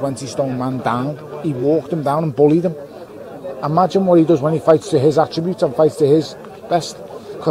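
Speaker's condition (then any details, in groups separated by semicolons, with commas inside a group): No condition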